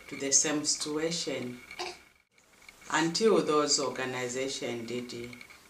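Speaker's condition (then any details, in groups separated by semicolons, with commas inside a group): No condition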